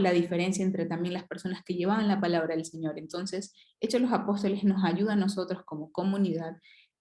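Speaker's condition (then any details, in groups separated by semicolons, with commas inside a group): No condition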